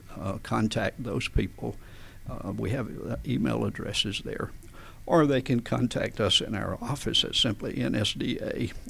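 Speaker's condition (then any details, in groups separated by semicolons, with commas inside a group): Spasmodic dysphonia; adult onset, diagnosed by otolaryngologist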